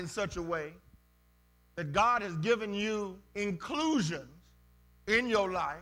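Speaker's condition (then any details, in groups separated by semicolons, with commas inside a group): No condition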